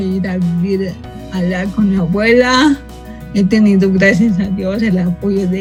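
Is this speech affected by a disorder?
Yes: cerebral palsy from birth.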